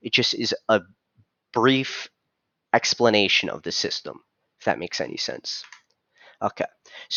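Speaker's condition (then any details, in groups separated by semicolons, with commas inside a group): No condition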